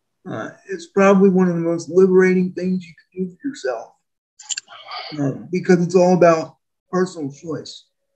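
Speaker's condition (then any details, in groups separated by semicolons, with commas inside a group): Spastic quadriplegic cerebral palsy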